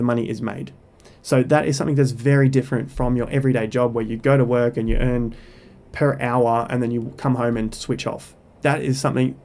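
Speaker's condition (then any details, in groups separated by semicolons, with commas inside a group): No condition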